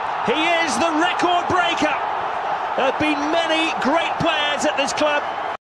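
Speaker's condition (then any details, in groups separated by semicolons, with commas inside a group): No condition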